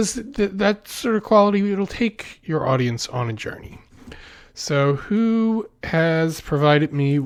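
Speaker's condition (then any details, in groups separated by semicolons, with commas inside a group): No condition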